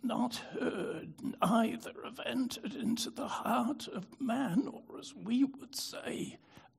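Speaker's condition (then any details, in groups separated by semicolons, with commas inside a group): Spasmodic dystonia; prior stroke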